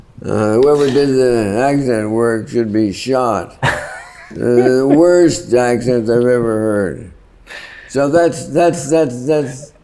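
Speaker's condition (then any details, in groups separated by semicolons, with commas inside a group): Parkinson's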